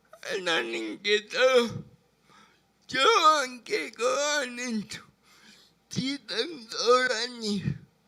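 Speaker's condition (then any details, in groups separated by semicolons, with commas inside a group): Brain lesion disability grade 1, severe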